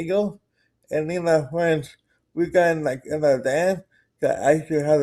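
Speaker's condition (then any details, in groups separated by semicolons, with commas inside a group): Cerebral palsy; present from birth, muscles do not work properly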